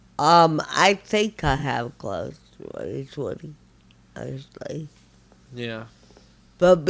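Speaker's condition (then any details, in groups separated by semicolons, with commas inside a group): Friedreich ataxia, severe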